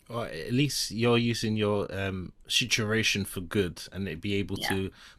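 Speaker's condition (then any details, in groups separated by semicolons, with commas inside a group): No condition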